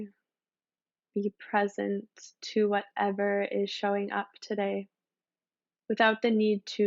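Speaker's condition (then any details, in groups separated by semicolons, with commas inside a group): No condition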